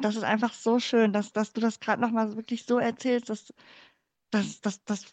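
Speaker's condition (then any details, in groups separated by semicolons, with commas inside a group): Cleft palate; congenital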